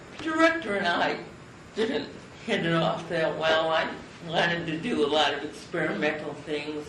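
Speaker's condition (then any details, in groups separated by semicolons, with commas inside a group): Cerebral palsy; from birth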